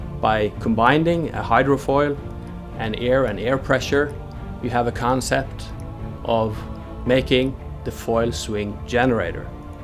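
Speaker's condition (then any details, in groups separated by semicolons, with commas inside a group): No condition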